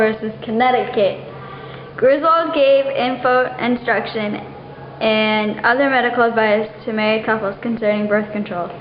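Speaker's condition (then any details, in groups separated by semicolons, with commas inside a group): No condition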